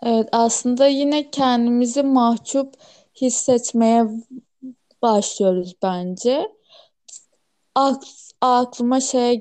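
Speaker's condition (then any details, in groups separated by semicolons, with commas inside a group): Stuttering; familial stuttering, mother also stutters, stuttering center around age 13, joined Kekemeler Derneği at 25-26; asks listeners to wait until words come out; repeated sounds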